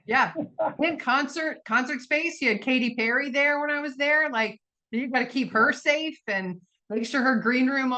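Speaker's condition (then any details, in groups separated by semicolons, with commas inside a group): No condition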